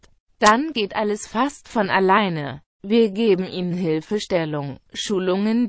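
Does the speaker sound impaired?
No.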